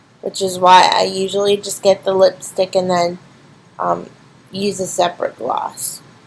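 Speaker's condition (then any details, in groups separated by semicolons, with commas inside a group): Cerebral palsy; physical disability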